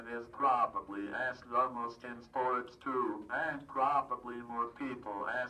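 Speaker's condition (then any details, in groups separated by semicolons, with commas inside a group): Cerebral palsy, athetoid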